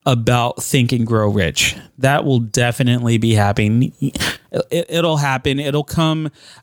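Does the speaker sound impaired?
No.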